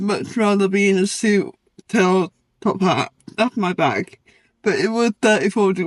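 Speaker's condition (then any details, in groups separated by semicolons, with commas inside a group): Cerebral palsy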